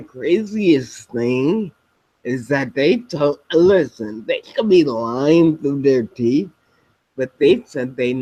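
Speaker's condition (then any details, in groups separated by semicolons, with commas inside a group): Spinocerebellar ataxia type 7, SCA7; speech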